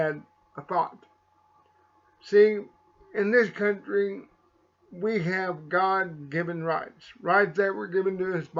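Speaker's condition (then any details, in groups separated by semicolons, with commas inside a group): Cerebral palsy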